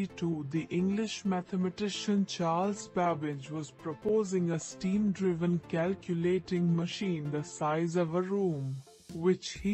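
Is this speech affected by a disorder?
No.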